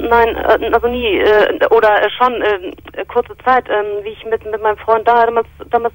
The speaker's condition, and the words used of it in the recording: Stuttering. Ich stottere schon, seit ich klein